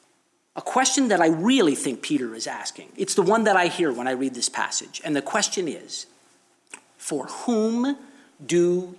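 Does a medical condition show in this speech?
No.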